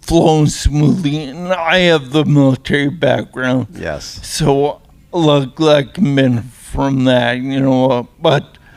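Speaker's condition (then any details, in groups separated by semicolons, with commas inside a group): Traumatic brain injury; motorcycle accident, facial fractures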